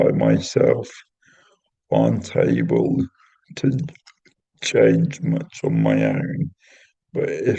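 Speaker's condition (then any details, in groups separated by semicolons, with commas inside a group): Cerebral palsy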